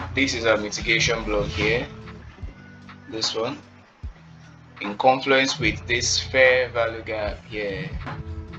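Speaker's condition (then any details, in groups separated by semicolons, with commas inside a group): No condition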